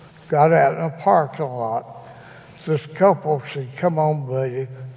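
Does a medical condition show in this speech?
Yes: cerebral palsy; can no longer walk, disability after 30-some working years, Greensboro doctor said nothing can be done.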